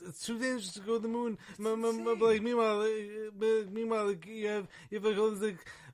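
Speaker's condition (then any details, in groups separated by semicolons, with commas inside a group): Stammering and stuttering; acquired, neurological damage from severe pneumonia, 21 antibiotics, steroids, intubation, ventilator, induced coma, stutter began later; minimal editing leaves speech issues on display; repeated sounds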